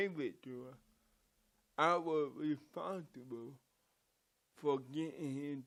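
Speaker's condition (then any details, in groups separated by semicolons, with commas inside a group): Cerebral palsy; from birth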